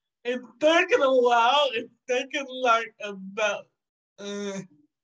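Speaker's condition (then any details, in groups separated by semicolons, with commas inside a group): Cerebral palsy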